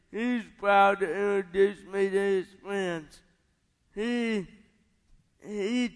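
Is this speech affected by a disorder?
Yes: cerebral palsy; white plastic braces on both legs in childhood.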